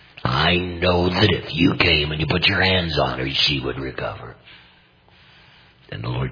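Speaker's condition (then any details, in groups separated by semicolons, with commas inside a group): Total laryngectomy, complete laryngectomy, voice prosthesis; may sound painful to listeners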